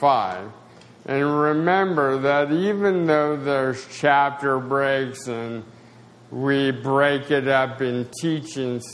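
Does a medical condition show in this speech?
Yes: spasticity, mild; new anti-spasticity drug started 3-4 weeks ago, adds some weakness, may fall; drug affects speech a little, may sound draggy.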